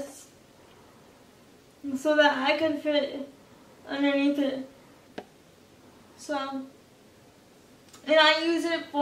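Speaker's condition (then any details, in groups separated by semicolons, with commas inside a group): Cerebral palsy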